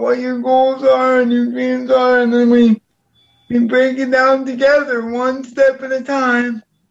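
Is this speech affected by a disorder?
Yes: cerebral palsy; intervention at Danville Child Development Center.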